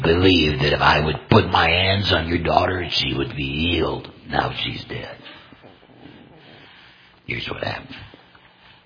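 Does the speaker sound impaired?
Yes: total laryngectomy; complete laryngectomy for larynx cancer, voice prosthesis; speaks through voice prosthesis, may cough while speaking, microphone setup worked out for him; unusual tone of voice, may sound painful to listeners, understandable with careful listening.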